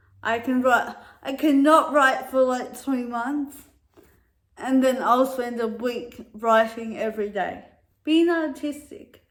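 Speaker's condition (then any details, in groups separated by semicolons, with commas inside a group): Cerebral palsy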